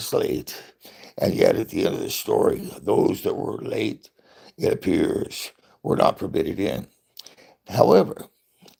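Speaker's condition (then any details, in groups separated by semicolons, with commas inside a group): Parkinson's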